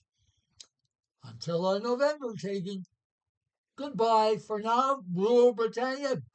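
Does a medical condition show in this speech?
Yes: Parkinson's.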